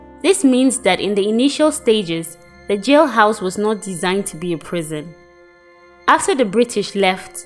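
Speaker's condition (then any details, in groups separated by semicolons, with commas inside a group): No condition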